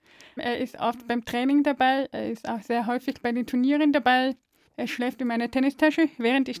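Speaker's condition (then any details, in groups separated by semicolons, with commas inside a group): Deafness; speaks very clearly, spoken language learned via early intervention, mother, Aachen deaf kindergarten, balloons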